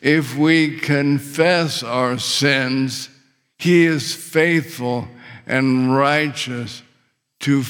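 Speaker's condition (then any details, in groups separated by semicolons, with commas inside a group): ALS; struggles with swallowing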